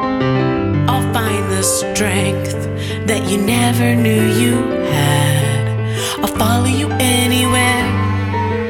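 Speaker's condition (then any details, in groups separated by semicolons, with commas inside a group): No condition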